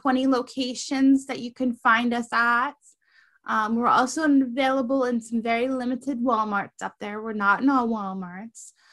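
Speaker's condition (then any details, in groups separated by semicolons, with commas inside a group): No condition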